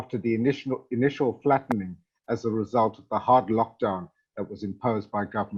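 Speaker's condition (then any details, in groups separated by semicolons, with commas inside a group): No condition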